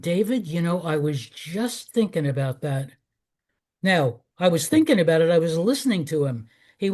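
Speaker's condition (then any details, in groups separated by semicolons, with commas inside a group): No condition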